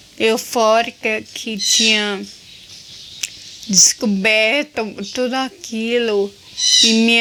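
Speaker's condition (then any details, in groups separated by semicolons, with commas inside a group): Friedreich's ataxia; progressive, walking difficult when fatigued, future wheelchair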